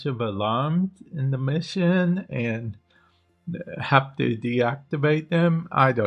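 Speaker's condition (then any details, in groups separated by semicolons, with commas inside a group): Cerebral palsy; affects speech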